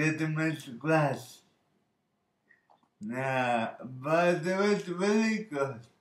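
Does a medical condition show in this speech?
Yes: birth oxygen deprivation brain injury.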